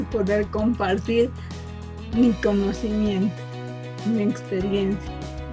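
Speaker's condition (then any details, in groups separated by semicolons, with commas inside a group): Cerebral palsy from birth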